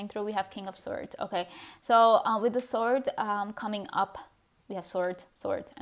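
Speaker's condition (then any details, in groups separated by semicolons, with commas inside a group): No condition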